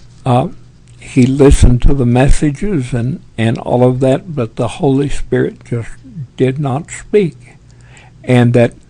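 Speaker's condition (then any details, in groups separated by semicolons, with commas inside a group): Parkinson's; tremors as early symptom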